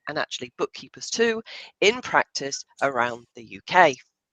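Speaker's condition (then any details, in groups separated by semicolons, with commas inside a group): No condition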